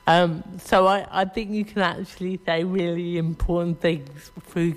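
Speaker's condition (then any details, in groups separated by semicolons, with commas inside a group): Cerebral palsy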